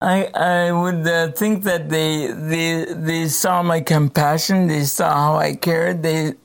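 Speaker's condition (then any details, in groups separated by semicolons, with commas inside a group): Cerebral palsy; present since birth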